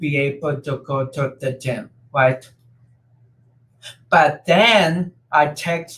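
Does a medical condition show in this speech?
Yes: cerebral palsy; umbilical cord slightly wrapped around neck, affects cerebrum and cerebellum, hands do not cramp; affects speech and coordination.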